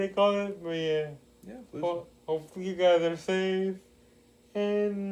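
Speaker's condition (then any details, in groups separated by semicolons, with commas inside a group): Cerebral palsy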